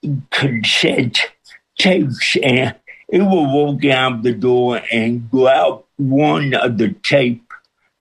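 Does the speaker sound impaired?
Yes: cerebral palsy with speech impediment; cerebral palsy since birth; John Hayes feared nobody could understand, audience followed within minutes.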